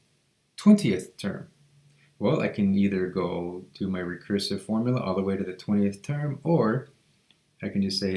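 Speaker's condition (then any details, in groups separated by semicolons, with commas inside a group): No condition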